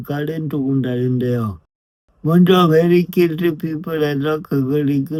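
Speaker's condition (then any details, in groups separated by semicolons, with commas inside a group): Brain lesion disability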